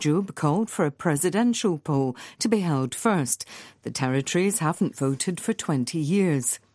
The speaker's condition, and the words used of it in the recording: None; typical speech.